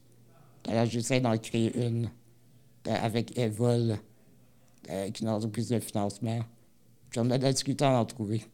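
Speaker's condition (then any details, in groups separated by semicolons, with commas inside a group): Spinal muscular atrophy type 2; wheelchair user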